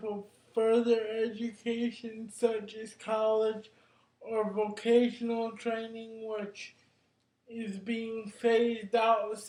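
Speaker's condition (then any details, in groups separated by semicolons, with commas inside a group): Cerebral palsy; brain injury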